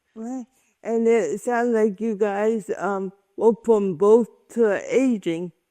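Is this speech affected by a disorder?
Yes: cerebral palsy.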